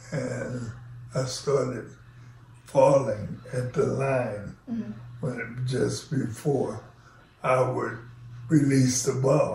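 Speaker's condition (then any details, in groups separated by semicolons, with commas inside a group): ALS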